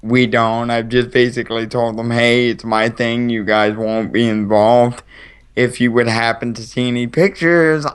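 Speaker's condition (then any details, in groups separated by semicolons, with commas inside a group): Cerebral palsy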